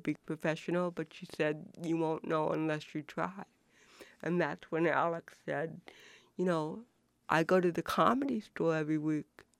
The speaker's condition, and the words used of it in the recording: Cerebral palsy. Because I have CP and because of the way I move and talk throughout my life, people have thought that I have not been very bright.